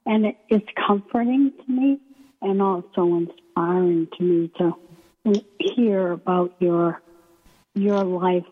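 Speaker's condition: ALS; breathing muscles weak, speech effortful, may sound weak or unclear, paces speech with breath, slowing, pausing

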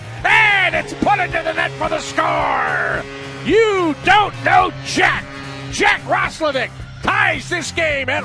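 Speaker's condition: No condition

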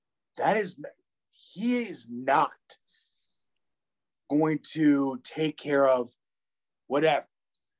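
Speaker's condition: Aphasia; words often don't come out when trying to speak

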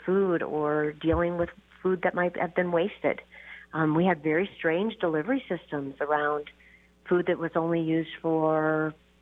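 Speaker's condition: No condition

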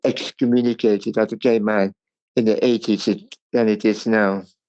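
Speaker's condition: Cerebral palsy; second-hand manual wheelchair from friend

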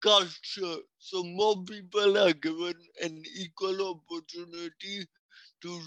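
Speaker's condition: Cerebral palsy; speech affected

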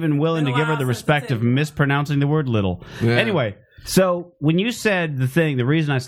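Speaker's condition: No condition

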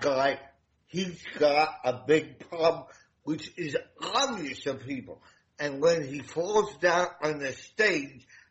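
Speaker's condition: Damaged voice box; limits meeting people

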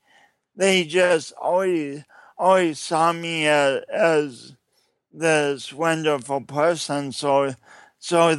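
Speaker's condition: Cerebral palsy; audible throughout recording

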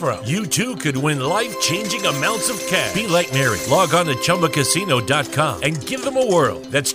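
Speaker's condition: No condition

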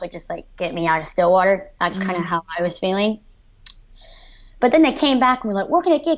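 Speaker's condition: Cleft lip and palate, severe

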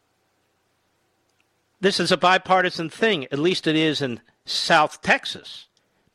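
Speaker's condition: No condition

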